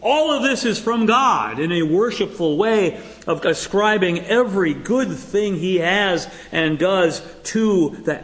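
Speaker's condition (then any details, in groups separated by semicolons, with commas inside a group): No condition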